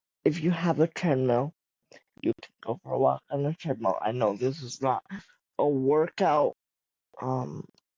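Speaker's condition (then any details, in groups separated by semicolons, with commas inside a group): Cerebral palsy; wheelchair user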